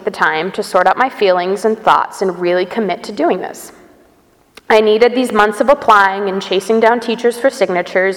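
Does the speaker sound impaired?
No.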